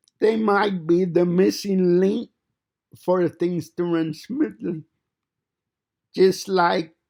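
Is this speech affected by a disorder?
Yes: cerebral palsy; fine motor impairment.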